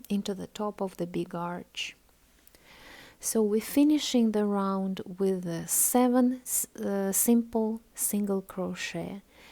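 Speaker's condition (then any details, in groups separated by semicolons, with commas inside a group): No condition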